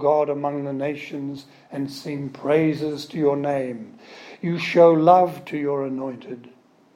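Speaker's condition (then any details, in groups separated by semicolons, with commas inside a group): No condition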